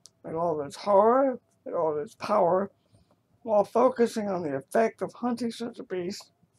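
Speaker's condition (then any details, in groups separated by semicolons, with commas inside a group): Cerebral palsy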